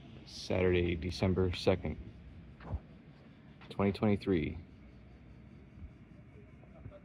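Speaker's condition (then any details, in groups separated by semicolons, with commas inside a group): No condition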